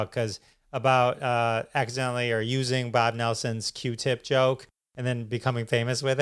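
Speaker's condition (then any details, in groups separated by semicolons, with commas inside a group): No condition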